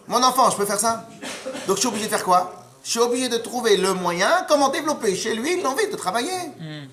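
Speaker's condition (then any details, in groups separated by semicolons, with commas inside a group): No condition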